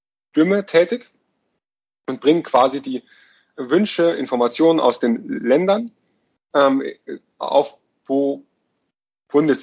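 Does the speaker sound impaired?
Yes: stuttering; self-help in Flow-Gruppe München; here repeated sounds, blocks.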